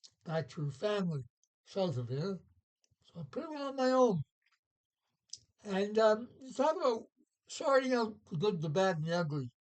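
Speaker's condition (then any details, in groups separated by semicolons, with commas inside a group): Parkinson's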